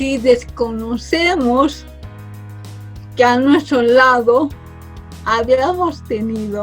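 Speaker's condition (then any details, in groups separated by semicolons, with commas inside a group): Cerebral palsy from birth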